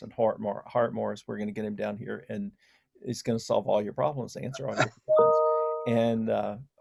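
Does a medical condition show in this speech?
No.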